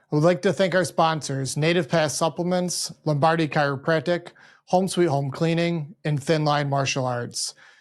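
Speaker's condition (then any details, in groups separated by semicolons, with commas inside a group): No condition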